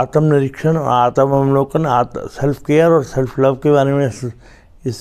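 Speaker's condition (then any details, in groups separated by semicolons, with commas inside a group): Cerebral palsy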